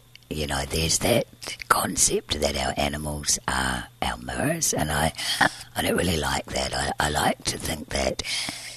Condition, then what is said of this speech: Tracheostomy. And he scarred one of my vocal cords, so that's why I sound a bit different.